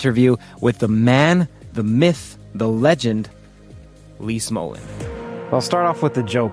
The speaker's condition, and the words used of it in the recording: None; typical speech.